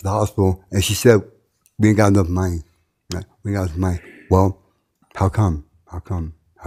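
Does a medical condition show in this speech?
Yes: tardive dyskinesia.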